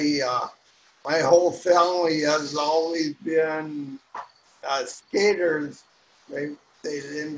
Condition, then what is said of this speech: Cerebral palsy. Hopefully it sounds a lot better now than it did before.